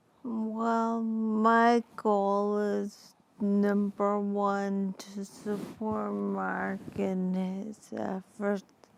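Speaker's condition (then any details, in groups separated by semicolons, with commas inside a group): Ataxia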